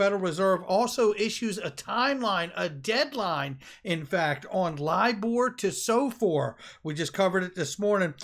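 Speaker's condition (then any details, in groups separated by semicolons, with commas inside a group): No condition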